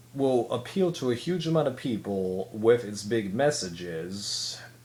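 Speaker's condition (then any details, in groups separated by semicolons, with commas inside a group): No condition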